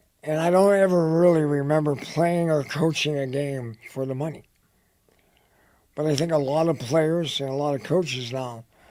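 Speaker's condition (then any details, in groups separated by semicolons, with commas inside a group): Head and neck cancer; dry throat, dry mouth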